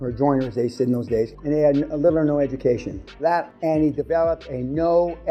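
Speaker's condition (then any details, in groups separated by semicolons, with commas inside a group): No condition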